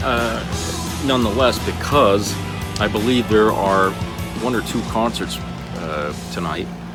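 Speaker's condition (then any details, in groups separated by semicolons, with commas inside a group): No condition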